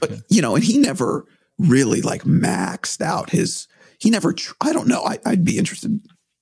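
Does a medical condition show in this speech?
Yes: vocal cord surgery; vocal cord problem, not uncommon, long search for diagnosis, vocal cord surgery by ear nose and throat surgeon; recovering after recent vocal cord surgery, voice temporarily compromised, not yet back to full; objectively worse than usual, unsure if voice returns to 100%.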